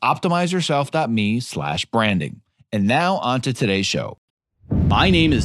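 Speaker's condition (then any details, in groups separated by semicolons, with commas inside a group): No condition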